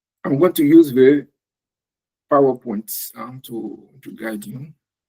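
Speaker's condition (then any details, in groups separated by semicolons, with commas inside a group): No condition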